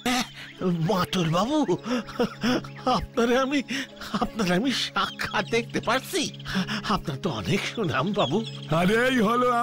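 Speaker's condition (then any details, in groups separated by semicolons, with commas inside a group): No condition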